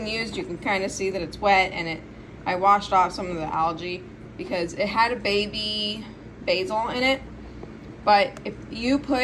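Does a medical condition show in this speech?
No.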